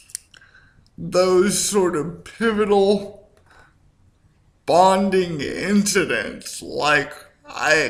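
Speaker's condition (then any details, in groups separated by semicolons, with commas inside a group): Cerebral palsy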